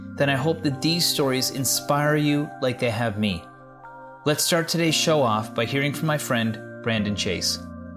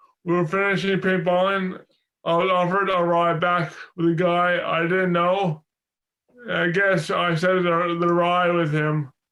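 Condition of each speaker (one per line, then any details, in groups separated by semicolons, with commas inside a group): No condition
Traumatic brain injury; car crash, impaired balance and coordination; coma about three months, rehab and physiotherapy, much improved; dysarthria, weak speech muscles, unclear effortful speech, sounds drunk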